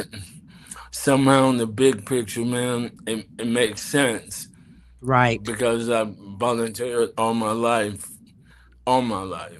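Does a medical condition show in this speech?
Yes: ALS; throat muscles affected, speech slowed.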